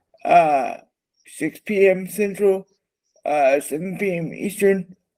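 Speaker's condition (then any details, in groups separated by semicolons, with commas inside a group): Cerebral palsy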